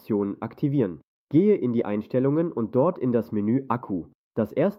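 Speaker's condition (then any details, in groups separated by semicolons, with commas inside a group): No condition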